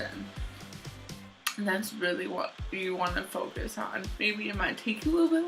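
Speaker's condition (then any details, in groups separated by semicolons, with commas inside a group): Cerebral palsy; mild fine motor impairment, physical therapy until age 18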